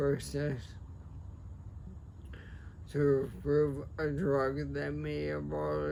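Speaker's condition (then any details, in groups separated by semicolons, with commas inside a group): ALS, sporadic; speech affected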